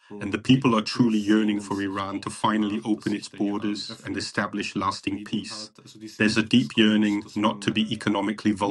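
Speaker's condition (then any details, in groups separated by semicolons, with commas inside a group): No condition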